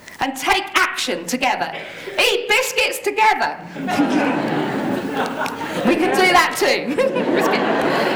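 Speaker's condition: Tourette syndrome; frequent vocal tics throughout talk, 'hedgehog', unplanned phrases

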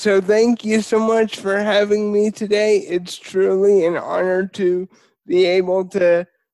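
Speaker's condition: Spastic cerebral palsy; diagnosed shortly before first birthday

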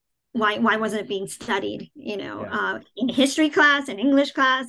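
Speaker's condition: Cleft palate, cleft palate without cleft lip; health struggles continuing into adulthood

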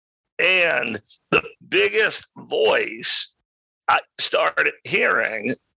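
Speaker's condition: Spasmodic dysphonia; can do interviews

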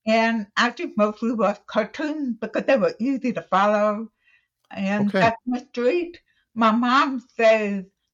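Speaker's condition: Deaf, cochlear implant user; uses cochlear implant, follows familiar songs by memory

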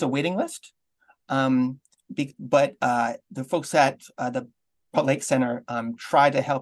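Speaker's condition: Stuttering; childhood onset, school-based weekly one-hour one-on-one speech therapy at ages 5-7; stutter persists into adulthood, expects to stutter during this conversation; tense, effortful struggle initiating words, more disfluency on valued words such as own name; repeated sounds

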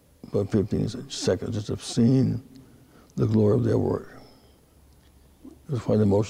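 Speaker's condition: Parkinson's disease; speech therapy

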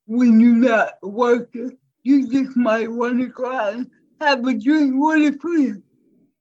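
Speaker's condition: Cerebral palsy; speech impairment

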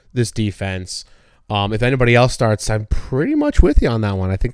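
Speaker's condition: No condition

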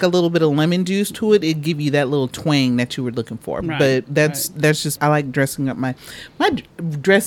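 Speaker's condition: No condition

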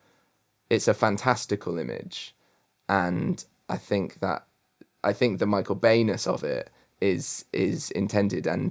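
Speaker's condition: Stuttering; talks quite downbeat and casually; repeated words, prolonged sounds

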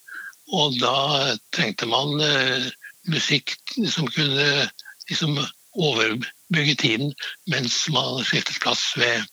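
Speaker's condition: Parkinson's disease; daily exercise since age 60

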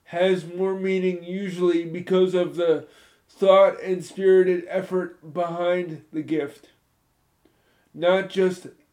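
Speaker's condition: Spastic cerebral palsy; moderately impacted balance and coordination, uses crutches

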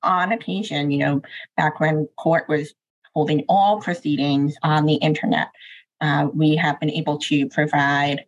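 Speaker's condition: Deafness, deaf and oral, cochlear implants; uses cochlear implants to hear

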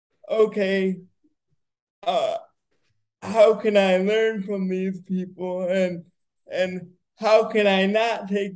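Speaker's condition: Cerebral palsy; wheelchair user

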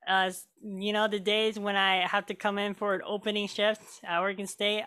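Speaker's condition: Cleft lip and palate; talking and singing hard growing up

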